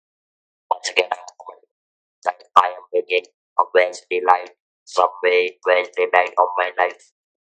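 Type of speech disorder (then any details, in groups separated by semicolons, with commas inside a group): Electrolarynx speech; throat cancer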